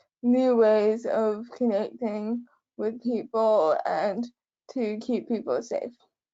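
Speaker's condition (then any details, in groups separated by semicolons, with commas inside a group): Cerebral palsy; lifelong wheelchair user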